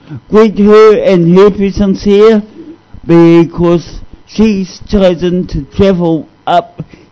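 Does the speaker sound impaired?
Yes: cerebral palsy; discovered at age 2.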